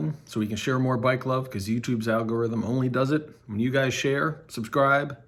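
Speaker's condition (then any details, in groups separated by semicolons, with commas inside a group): No condition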